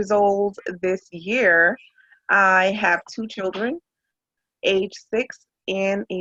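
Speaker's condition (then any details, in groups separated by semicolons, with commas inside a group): No condition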